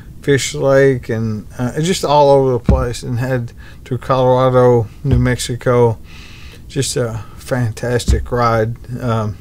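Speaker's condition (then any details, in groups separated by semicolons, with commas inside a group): ALS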